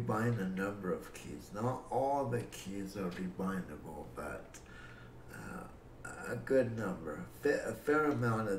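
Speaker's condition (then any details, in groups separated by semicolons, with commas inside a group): Cerebral palsy; affects muscle coordination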